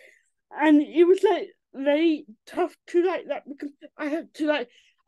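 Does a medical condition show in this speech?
Yes: cerebral palsy.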